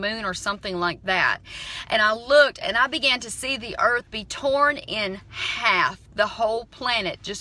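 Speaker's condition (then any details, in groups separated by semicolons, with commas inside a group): No condition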